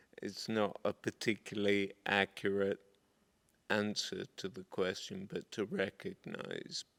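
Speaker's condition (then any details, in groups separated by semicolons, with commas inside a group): Multiple sclerosis; progressive form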